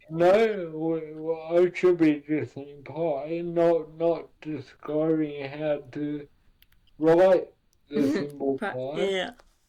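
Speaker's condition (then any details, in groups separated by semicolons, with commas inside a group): Cerebral palsy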